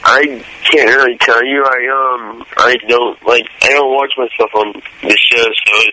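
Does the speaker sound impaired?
Yes: cerebral palsy; symptoms much milder than the character's, no crutches in real life; less stutter than the character portrayed.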